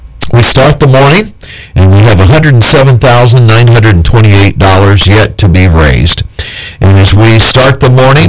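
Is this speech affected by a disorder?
No.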